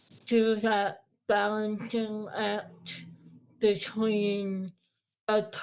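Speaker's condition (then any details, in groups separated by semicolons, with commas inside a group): Moebius syndrome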